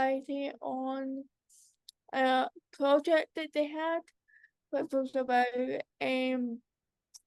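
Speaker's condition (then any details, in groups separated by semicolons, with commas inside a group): Cerebral palsy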